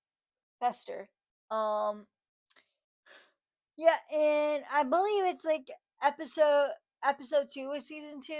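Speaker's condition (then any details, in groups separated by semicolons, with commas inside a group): Cerebral palsy, spastic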